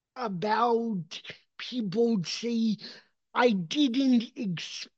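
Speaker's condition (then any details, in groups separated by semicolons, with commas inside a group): Cerebral palsy; non-progressive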